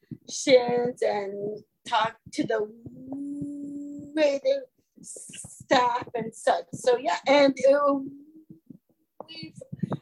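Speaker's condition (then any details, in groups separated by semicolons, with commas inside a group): Stuttering; attended a speech course; prolonged sounds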